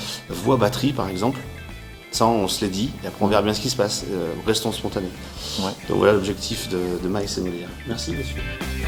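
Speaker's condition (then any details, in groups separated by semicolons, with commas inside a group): No condition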